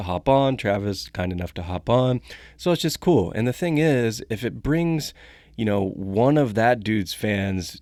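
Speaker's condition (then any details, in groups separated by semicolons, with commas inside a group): No condition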